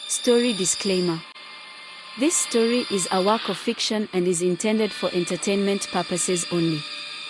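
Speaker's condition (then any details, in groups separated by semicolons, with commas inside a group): No condition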